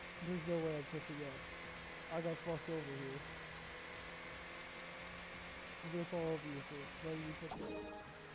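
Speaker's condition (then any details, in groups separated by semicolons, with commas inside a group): No condition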